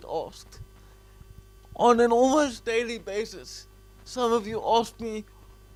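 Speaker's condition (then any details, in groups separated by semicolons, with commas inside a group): Cerebral palsy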